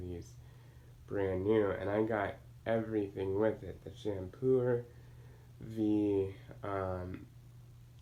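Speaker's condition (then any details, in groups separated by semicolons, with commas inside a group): Cerebral palsy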